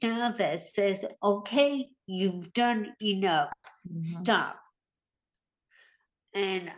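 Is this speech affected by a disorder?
Yes: hemorrhagic stroke; near-fatal brain bleed with unconsciousness, weak right side, right-handed, now types only with left hand; trouble putting thoughts into language, brain works faster than tongue, hard getting words out quickly.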